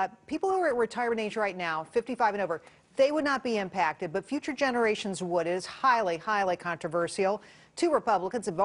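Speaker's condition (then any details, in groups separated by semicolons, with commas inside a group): No condition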